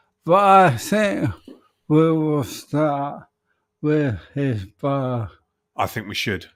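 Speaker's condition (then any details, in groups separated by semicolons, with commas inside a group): ALS; voice may sound peculiar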